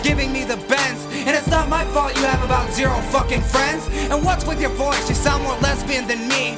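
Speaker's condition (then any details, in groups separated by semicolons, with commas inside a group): No condition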